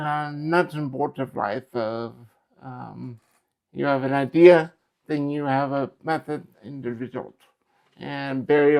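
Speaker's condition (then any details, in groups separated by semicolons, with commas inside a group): Cerebral palsy; affects right side, right hand and leg; speech affected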